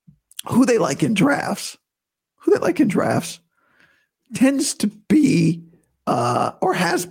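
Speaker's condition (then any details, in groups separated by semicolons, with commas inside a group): Vocal cord surgery recovery; voice still sounds bad to new listeners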